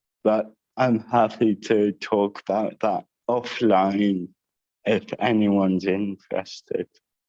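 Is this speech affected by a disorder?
Yes: cerebral palsy with dysarthria.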